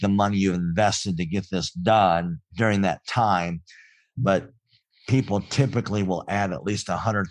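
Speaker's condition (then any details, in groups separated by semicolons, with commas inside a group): Cleft palate; congenital cleft palate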